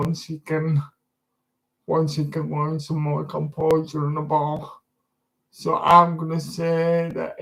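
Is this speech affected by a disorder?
Yes: disability affecting speech.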